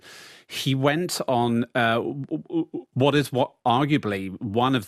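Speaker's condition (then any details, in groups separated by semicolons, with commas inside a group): Stutter, interiorized stammering; lifelong hereditary developmental stutter, mother stuttered, primarily neurological, 15 years childhood therapy, Michael Palin Centre London; childhood therapy aimed at concealing stutter, very problematic in early 30s, evening course London, exposure therapy; repeated sounds, prolonged sounds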